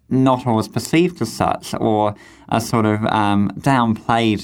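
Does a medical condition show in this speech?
Yes: cleft lip and palate; congenital cleft lip and palate, facial condition similar to Augie's in Wonder; described as speaking beautifully, cleft clinic surgeon at age 12 predicted no public speaking career.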